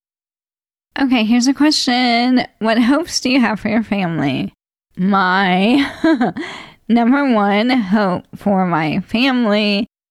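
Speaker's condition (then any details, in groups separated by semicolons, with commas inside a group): ALS; voice changing and declining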